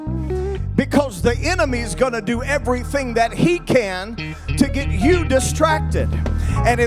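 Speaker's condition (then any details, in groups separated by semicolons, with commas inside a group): No condition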